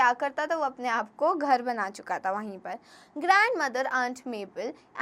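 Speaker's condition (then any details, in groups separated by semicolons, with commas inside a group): No condition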